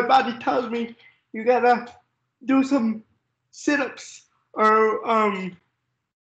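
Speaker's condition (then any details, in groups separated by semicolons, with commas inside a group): Cerebral palsy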